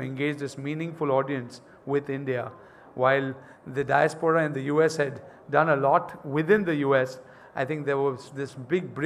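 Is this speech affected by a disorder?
No.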